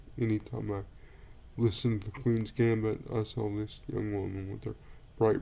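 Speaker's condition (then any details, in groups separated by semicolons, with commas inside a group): Cerebral palsy; wheelchair user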